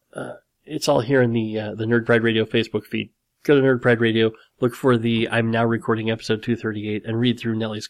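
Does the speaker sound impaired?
Yes: cleft lip and palate; nose still slightly crooked, large dent in skull at graft site.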